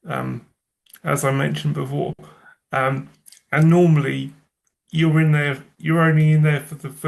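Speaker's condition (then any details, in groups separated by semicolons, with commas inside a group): Cerebral palsy; from birth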